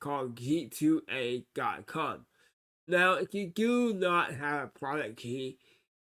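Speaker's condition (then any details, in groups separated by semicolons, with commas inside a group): Cerebral palsy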